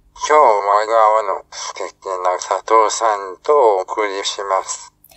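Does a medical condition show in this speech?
Yes: ALS, through a speech-generating device.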